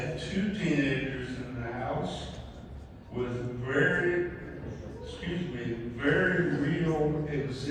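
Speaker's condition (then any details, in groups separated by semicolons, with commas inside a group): ALS; mainly right side and both legs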